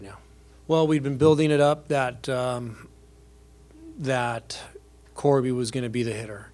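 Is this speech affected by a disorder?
No.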